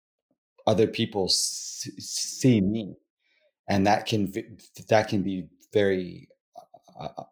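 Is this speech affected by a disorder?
Yes: stuttering; stuttering since childhood; stutters throughout interview; allows stuttering rather than trying to be fluent; here prolonged sounds, blocks.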